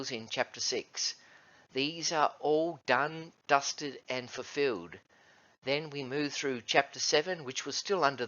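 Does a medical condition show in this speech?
No.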